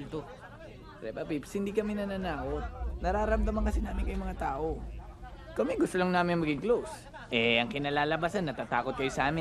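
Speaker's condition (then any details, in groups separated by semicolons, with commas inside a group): No condition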